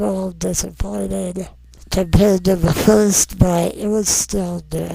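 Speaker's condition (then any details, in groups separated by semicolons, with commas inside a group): Non-progressive muscular dystrophy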